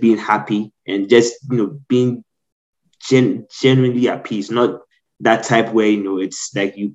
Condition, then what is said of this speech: Stuttering. And now when I speak, often people tell me that, oh, they don't even detect that I stammer, but I do stammer, but I just know how to manage it.